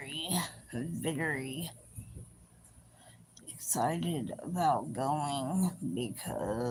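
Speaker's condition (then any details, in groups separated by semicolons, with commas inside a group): Cerebral palsy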